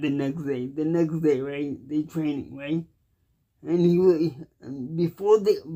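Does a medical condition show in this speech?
Yes: cerebral palsy; cannot walk, uses wheelchair.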